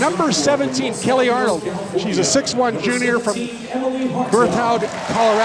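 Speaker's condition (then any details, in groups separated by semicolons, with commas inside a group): No condition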